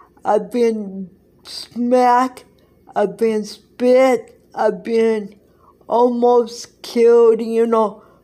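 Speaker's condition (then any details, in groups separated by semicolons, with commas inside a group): Cerebral palsy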